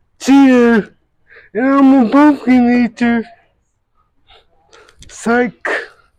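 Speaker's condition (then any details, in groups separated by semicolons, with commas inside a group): Traumatic brain injury; voice affected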